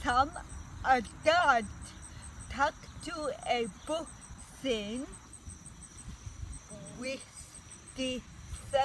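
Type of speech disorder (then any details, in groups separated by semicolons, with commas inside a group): Apraxia of speech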